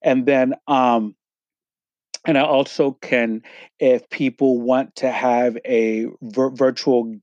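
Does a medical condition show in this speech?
Yes: stuttering; here repeated sounds, prolonged sounds.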